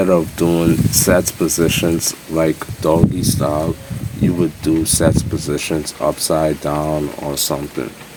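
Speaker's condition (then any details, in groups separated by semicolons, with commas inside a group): No condition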